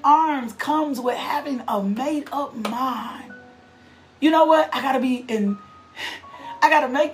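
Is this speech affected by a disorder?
No.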